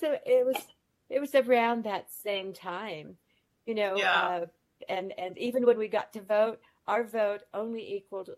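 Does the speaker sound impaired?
No.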